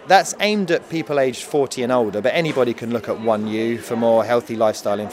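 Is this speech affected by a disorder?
No.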